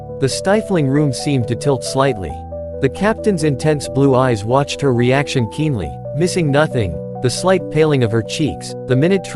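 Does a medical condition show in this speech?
No.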